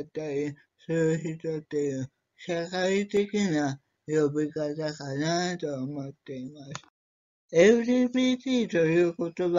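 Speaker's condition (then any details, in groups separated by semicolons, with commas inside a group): Cerebral palsy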